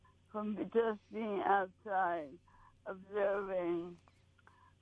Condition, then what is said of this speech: ALS (motor neuron disease). Somehow, I still am talking, garbled as it is, swallowing food, and finding reasons to smile and laugh.